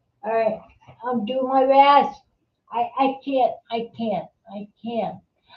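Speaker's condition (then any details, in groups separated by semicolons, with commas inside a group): Multiple sclerosis; secondary progressive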